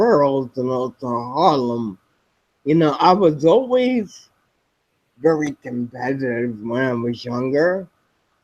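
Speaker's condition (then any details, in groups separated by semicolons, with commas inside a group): Spinocerebellar ataxia type 7, SCA7; speech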